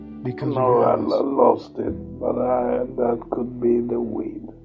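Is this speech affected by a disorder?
Yes: multiple sclerosis; progressive form.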